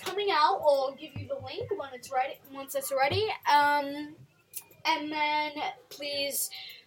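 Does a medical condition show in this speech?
No.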